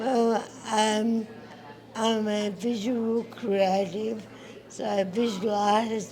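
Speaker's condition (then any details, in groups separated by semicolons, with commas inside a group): Acquired brain injury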